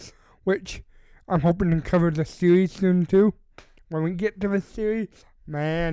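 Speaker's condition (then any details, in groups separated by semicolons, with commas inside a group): Cerebral palsy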